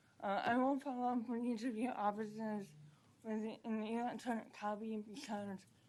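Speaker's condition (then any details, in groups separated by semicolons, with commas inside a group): Cerebral palsy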